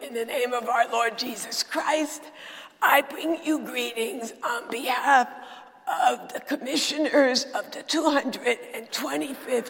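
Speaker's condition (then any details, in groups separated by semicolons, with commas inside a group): Dysphonia; sultry voice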